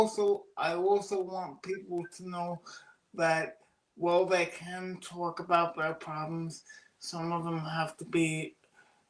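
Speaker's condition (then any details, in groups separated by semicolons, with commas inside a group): Cerebral palsy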